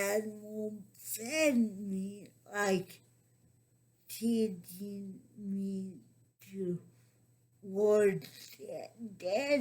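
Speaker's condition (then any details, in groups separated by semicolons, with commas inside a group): Cerebral palsy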